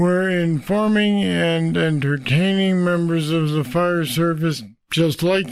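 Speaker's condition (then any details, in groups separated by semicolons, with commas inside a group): Parkinson's disease; deep brain stimulators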